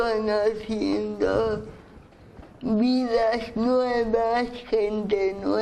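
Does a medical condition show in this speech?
Yes: cerebral palsy; speaks with difficulty.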